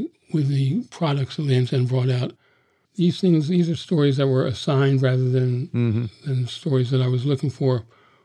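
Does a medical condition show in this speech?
Yes: Parkinson's disease; Parkinson's disease diagnosed at age 62; Parkinson's progressing rapidly, fatal a few months after recording.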